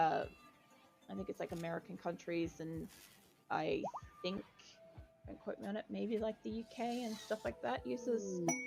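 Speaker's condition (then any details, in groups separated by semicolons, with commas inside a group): No condition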